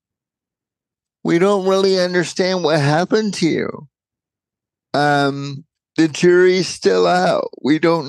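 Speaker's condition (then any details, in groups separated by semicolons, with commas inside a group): Cerebral palsy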